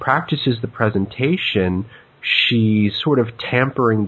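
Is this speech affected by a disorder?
No.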